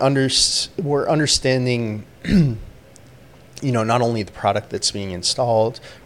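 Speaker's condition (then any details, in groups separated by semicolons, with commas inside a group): No condition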